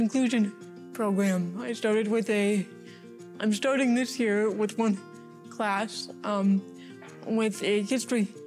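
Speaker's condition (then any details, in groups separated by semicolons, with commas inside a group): Cerebral palsy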